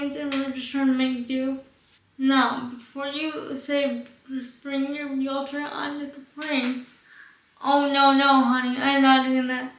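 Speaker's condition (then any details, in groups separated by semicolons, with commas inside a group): Cerebral palsy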